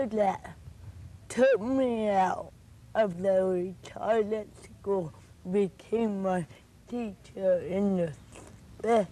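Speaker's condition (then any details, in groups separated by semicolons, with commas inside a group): Cerebral palsy; speech improved over past year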